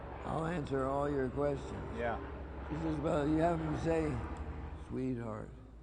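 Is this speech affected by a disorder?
Yes: Parkinson's disease; diagnosed 20 years ago.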